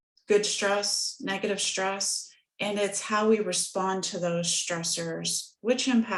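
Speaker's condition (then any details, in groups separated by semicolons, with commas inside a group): No condition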